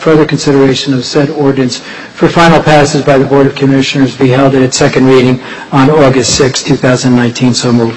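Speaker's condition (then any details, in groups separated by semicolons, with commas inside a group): No condition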